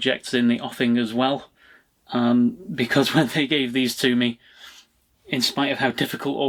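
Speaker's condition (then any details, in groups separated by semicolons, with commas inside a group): No condition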